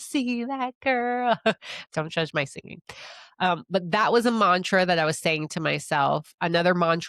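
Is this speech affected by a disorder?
No.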